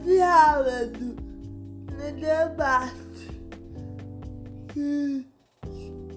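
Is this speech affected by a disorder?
Yes: cerebral palsy; motor cerebral palsy sequelae, cause unclear; speech difficulty due to sequelae, lines also given in written podcast description for listeners.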